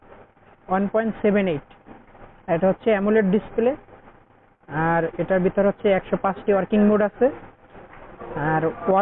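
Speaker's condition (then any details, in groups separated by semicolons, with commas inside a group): No condition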